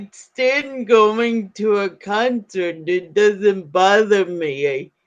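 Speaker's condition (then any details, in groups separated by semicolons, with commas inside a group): Cerebral palsy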